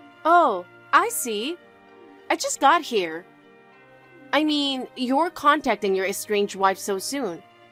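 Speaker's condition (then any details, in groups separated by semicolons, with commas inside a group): No condition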